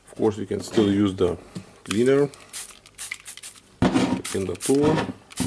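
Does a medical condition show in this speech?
No.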